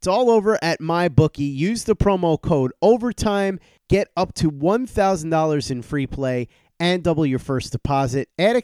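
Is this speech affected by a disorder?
No.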